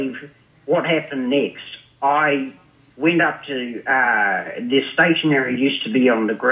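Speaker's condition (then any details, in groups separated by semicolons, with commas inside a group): No condition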